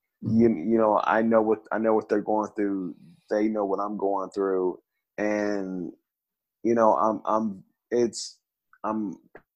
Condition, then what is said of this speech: Stuttering. And that's only because I'm either really excited, or I just for some reason, man, I just start stuttering, and I just can't help it.